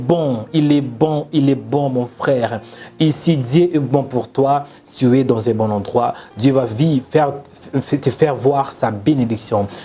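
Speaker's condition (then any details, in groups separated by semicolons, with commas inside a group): No condition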